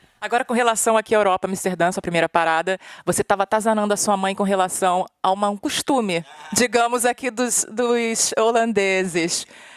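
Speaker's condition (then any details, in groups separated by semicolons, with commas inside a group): No condition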